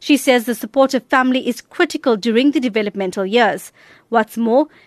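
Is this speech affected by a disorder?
No.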